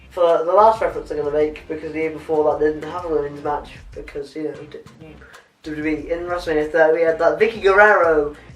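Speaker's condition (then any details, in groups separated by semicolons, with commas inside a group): No condition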